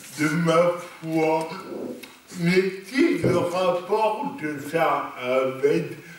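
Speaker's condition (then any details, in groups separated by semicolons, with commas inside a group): Cerebral palsy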